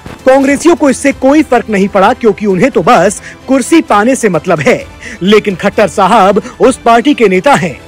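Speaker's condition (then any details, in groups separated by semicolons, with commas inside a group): No condition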